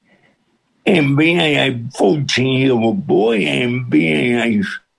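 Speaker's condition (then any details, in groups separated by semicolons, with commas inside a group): Cerebral palsy with speech impediment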